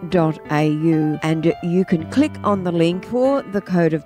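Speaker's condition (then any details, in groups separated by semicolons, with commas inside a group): No condition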